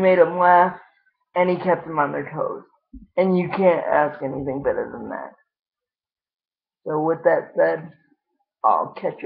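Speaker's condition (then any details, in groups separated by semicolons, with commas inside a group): Cerebral palsy; lifelong, wheelchair user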